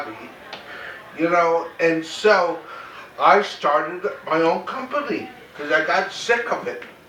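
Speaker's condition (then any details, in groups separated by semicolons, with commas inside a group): Cerebral palsy; very mild form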